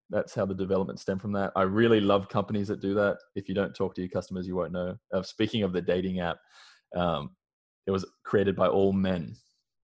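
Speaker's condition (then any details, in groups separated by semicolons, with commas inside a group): No condition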